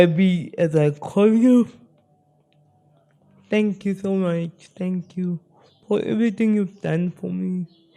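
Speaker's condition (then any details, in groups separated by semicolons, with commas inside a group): Spastic cerebral palsy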